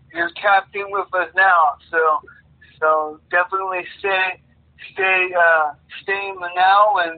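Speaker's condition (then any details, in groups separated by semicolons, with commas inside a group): Cerebral palsy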